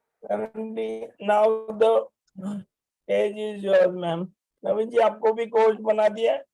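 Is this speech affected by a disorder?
Yes: motor neurone disease; voice strong and loud.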